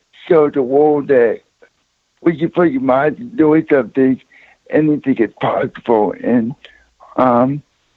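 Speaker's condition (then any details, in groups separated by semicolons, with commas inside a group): Cerebral palsy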